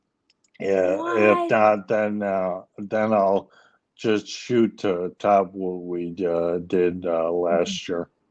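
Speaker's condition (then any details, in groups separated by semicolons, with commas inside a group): ALS; leg onset, later arm weakness; speech issues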